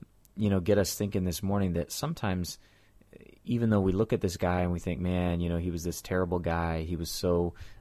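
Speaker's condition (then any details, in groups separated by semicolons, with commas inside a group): No condition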